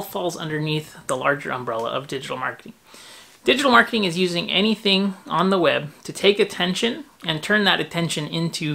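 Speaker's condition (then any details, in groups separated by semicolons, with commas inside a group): No condition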